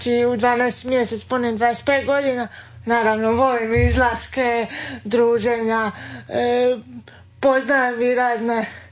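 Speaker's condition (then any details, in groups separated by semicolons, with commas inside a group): Cerebral palsy; does exercises at home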